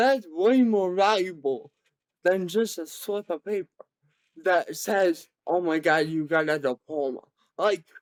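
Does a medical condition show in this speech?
Yes: cerebral palsy; present from birth, severe.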